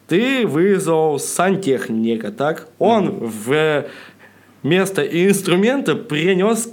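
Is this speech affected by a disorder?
Yes: stuttering, mild; persistent stutter, unable to get rid of it; stand-up comic, opens sets with jokes warning about stutter; slight stutter, sound and part-word repetitions, blocks, fillers, self-interruptions; here repeated sounds, prolonged sounds.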